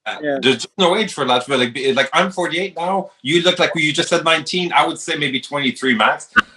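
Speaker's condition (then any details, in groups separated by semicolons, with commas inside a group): No condition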